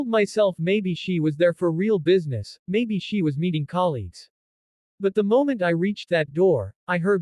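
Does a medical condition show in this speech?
No.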